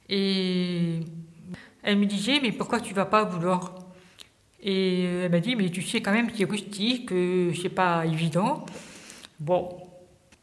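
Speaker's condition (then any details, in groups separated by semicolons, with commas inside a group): Hearing impairment from birth, congenital; no speech until age ten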